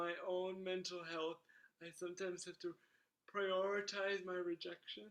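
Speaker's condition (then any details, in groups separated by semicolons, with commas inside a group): Cerebral palsy; wheelchair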